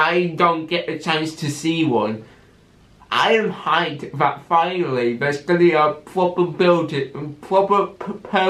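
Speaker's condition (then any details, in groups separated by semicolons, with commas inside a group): Cerebral palsy with stammer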